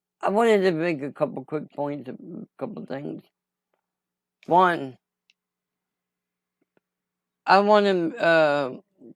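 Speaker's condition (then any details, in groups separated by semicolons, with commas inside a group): Cerebral palsy; voice sound affected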